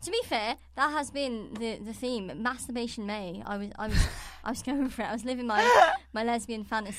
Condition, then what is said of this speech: Cleft palate. Oh, I just had a frog in my throat.